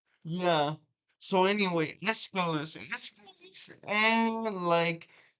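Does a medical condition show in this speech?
Yes: cerebral palsy, mixed, mild.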